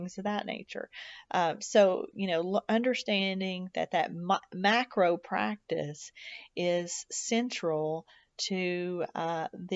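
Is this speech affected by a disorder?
No.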